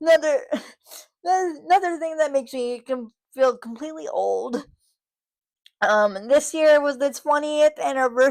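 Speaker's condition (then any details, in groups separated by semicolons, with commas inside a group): Cerebral palsy, spastic; from birth, muscle spasms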